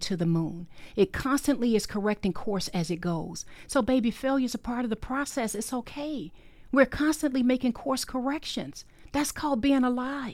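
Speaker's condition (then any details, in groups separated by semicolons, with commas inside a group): No condition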